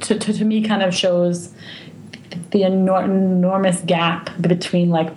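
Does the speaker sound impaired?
Yes: stuttering; therapy over past 3 years: fluency shaping, stuttering modification, voluntary stuttering, subway talks with strangers; not always in control of speech, open about stuttering, speaks naturally; speech tools helped at times but not reduced stuttering, drops strategies needing unnatural speaking; here repeated sounds, prolonged sounds.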